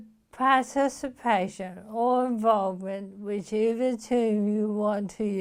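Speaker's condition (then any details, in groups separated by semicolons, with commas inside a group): Motor neuron disease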